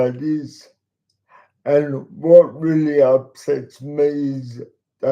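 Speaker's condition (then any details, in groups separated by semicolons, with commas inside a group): Cerebral palsy; talks slowly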